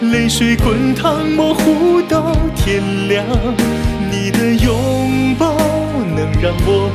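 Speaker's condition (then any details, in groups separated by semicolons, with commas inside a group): No condition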